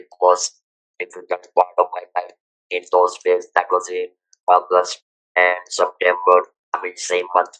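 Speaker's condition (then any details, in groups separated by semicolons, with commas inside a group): Throat cancer, electrolarynx user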